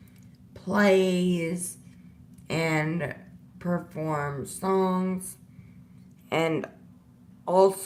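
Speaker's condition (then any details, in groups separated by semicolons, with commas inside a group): Disability causing slurred speech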